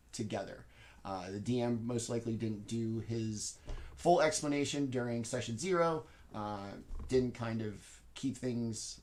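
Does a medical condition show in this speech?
No.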